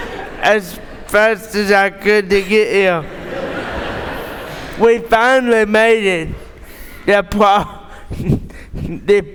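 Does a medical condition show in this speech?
Yes: cerebral palsy; born premature.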